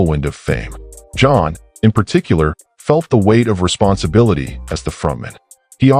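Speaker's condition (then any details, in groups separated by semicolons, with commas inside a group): No condition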